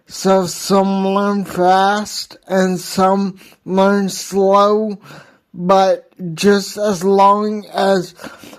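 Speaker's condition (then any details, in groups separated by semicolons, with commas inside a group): Hydrocephalus with shunt failure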